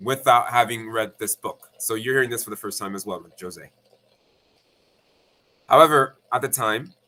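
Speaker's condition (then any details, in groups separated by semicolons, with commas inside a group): No condition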